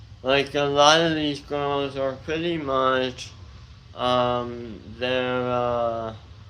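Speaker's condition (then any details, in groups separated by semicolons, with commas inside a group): Tongue cancer surgery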